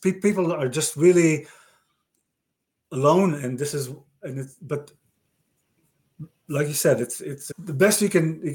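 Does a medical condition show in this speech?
Yes: aphasia after stroke; aphasia caused by stroke about 30 years ago, permanent; expresses self relatively well, unlike others who cannot, rambles off track a little.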